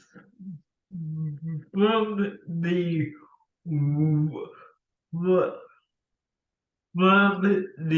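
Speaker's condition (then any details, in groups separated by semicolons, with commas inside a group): Cerebral palsy; speech impediment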